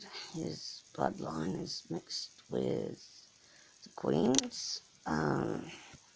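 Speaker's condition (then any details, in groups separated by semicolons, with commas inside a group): Cerebral palsy; from birth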